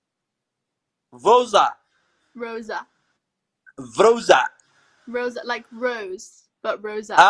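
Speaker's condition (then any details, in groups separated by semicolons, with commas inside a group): No condition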